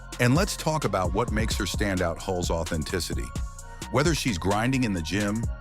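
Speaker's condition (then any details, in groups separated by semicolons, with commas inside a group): No condition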